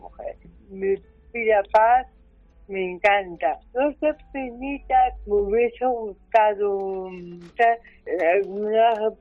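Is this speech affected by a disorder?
Yes: cerebral palsy; cerebral palsy from birth, oxygen loss after midwife abandonment, hospital Virgen de la Salud Toledo; age 47, increasingly dependent.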